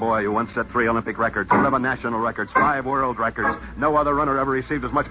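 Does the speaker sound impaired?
No.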